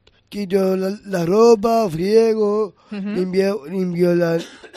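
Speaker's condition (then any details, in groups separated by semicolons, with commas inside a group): Down syndrome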